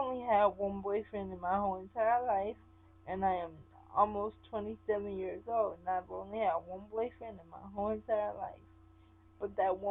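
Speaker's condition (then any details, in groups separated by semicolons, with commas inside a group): Cerebral palsy; sometimes affected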